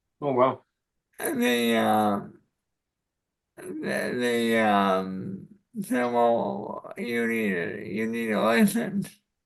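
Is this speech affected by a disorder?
Yes: cerebral palsy.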